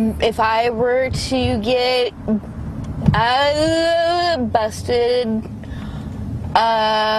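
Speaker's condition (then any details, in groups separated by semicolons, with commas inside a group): Cerebral palsy, severe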